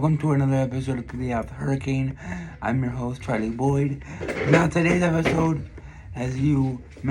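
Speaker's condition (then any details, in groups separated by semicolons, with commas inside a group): Cerebral palsy; left hand weaker, affects coordination, balance, gross motor movement; ongoing physical and occupational therapy, gait training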